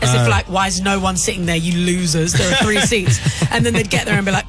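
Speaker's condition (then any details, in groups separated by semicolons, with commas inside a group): No condition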